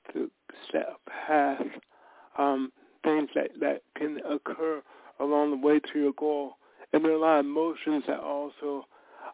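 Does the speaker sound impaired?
Yes: cerebral palsy; from birth.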